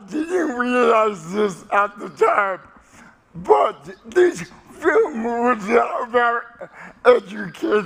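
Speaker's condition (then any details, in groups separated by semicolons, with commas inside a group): Cerebral palsy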